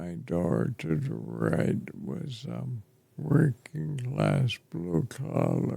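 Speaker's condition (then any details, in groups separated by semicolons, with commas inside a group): ALS; affects chest and throat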